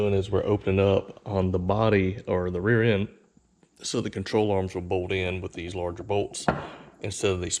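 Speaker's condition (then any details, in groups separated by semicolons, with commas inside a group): No condition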